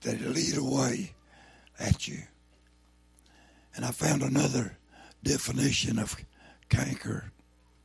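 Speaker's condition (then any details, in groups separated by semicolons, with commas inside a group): Throat cancer, lost vocal cord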